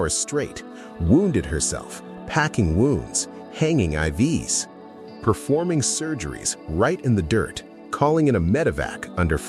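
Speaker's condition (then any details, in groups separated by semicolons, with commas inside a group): No condition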